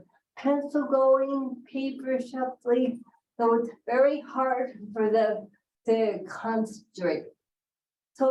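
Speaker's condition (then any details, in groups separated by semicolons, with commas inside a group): Cerebral palsy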